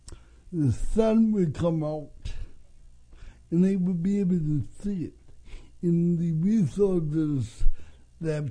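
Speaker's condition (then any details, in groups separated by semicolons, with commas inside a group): Cerebral palsy; congenital, since birth, labelled mildly mentally disabled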